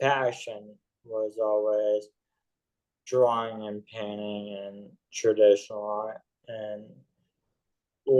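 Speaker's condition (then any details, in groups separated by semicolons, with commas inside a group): ALS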